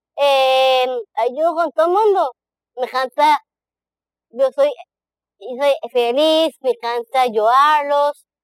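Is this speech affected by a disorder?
Yes: Down syndrome; present from birth; nearly 30 years old.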